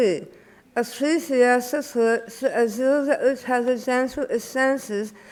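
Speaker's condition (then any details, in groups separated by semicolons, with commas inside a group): Tongue and floor-of-mouth cancer; stage 3 tongue, mouth-floor cancer, surgery, neck dissection, tracheostomy, radiation bone death; survivor; voice often not understood by machines, worse when stressed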